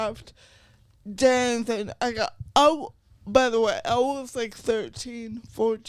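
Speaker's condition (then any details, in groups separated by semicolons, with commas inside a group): Cerebral palsy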